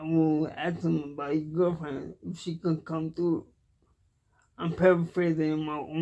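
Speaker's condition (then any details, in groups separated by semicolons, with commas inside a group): Cerebral palsy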